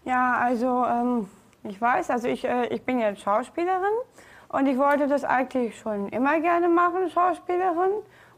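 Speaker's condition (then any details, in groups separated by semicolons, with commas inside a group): Down syndrome; food refusal in childhood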